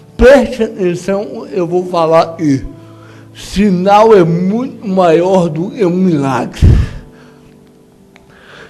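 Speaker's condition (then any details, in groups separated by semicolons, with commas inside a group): Cerebral palsy; no speech as child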